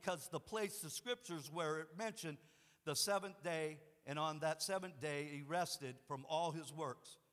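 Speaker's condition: No condition

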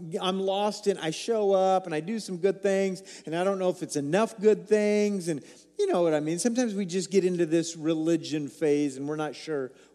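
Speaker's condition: No condition

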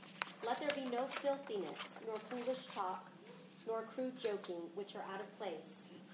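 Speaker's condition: No condition

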